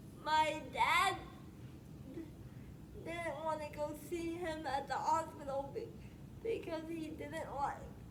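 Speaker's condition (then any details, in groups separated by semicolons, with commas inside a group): Spastic quadriplegic cerebral palsy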